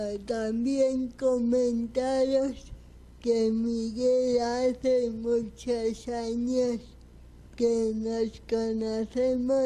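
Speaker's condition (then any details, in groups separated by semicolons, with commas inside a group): Cerebral palsy; speaks with difficulty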